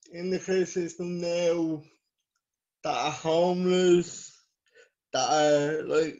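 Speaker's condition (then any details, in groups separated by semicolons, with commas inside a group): Cerebral palsy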